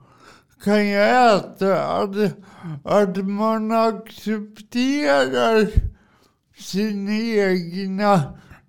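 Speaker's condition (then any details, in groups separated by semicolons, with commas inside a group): Cerebral palsy; from birth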